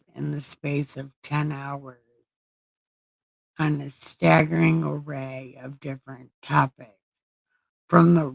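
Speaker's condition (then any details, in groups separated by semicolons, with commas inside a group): Brain injury; brain surgery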